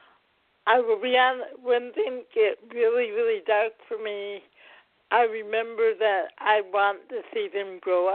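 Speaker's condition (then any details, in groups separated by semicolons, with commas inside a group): Cerebral palsy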